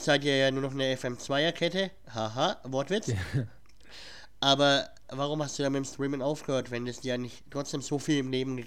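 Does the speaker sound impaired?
Yes: cleft palate; cleft palate audible in speech, plus cold at recording.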